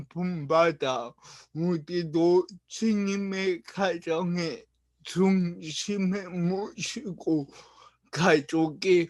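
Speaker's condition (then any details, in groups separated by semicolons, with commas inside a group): Brain lesion disability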